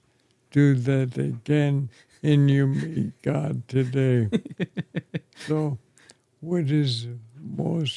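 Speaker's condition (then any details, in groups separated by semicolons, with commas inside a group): ALS; affects chest and throat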